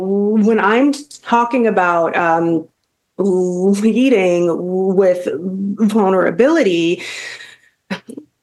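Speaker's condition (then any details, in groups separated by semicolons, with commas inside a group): Stuttering; lifelong stuttering; pursues public speaking to face fear of talking, still stutters, feels vulnerable on podcasts; long-standing fear of talking, past avoidance of carrying conversations, stuttering held back career; prolonged sounds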